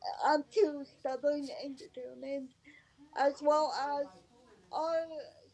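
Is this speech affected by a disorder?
Yes: cerebral palsy; onset at 19 days old from encephalitis, high fever and first seizure, 23 years, scoliosis, scoliosis surgery; leg cramps from staying in one position and poor circulation, back pain resolved after surgery.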